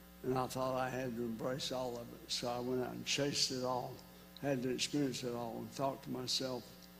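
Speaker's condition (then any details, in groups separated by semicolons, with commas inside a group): ALS; vocal cord difficulty for one to two years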